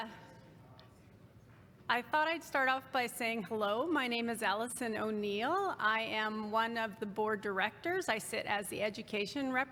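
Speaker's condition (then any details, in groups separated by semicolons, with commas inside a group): No condition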